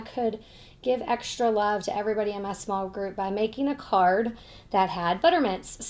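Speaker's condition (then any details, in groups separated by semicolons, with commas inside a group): No condition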